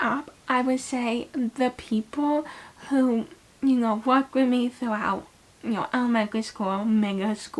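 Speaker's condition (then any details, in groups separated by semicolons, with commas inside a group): Cerebral palsy; right hemiplegia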